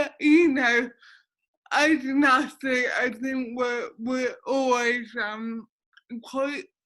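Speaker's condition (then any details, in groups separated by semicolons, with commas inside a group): Cerebral palsy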